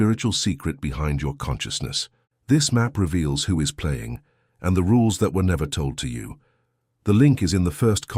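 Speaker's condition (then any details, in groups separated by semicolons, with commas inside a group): No condition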